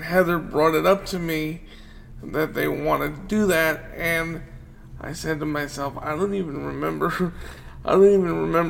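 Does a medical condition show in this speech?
Yes: cerebral palsy; wheelchair user.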